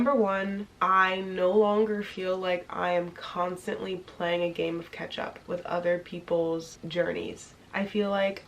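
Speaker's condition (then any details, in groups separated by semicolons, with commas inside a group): No condition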